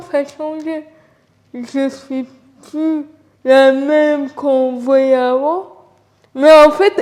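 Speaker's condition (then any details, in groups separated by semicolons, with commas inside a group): Cerebral palsy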